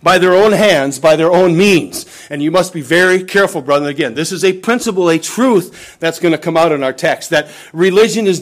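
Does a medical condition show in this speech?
No.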